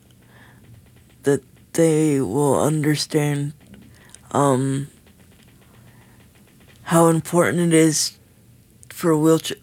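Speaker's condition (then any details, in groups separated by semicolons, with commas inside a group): Cerebral palsy; needs Hoyer lift to get out of bed, daily medication, 24/7 care; in motorized wheelchair, came to studio by TriMet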